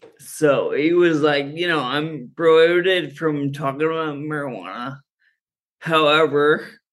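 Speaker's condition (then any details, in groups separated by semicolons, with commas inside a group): Friedreich's ataxia; genetic neuromuscular condition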